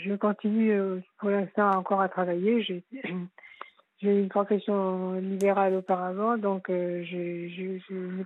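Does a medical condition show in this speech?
Yes: Parkinson's disease; left leg dragging, frequent tripping, noticed by sports coach, diagnosed by rheumatologist, confirmed by neurologist.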